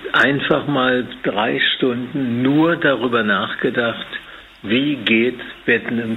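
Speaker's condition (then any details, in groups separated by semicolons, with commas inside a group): Parkinson's disease; tremor on holding a glass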